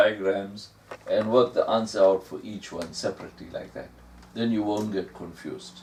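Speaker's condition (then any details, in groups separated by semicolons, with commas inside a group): No condition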